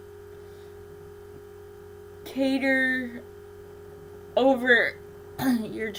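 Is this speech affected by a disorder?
Yes: cerebral palsy; infant ventilator.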